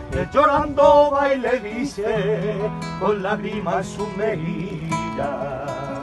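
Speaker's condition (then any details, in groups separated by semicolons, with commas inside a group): No condition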